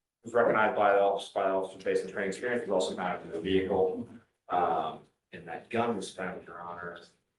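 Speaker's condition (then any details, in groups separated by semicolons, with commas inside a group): No condition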